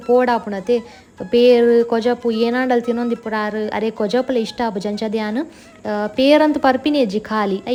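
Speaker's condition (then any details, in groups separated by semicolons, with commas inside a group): No condition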